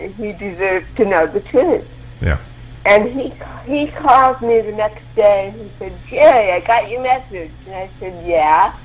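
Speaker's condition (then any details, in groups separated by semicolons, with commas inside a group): Cerebral palsy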